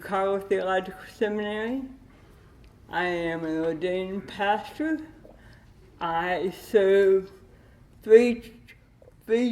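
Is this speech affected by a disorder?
Yes: cerebral palsy with dystonia.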